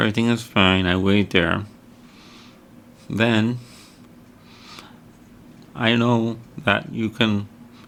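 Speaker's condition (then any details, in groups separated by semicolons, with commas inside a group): Cerebral palsy; wheelchair user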